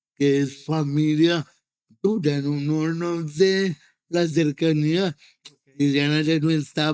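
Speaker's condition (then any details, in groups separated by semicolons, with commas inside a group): Cerebral palsy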